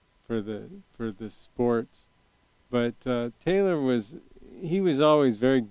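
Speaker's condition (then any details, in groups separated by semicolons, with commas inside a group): Early onset Parkinson's; young onset Parkinson's, onset around age 40, Medtronic deep brain stimulation implant, two 3-inch brain probes; DBS surgery at Stanford three years ago, constant current stimulation, symptom management phenomenal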